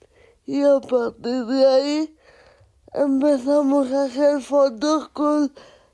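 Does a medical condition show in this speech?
Yes: cerebral palsy; takes photographs with adapted cameras and systems, Fundación Aspace Zaragoza project.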